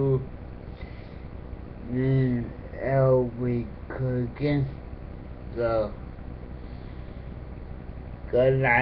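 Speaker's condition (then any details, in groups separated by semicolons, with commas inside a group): Cerebral palsy; affects speech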